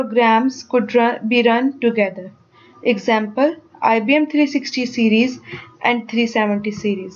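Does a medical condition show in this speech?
No.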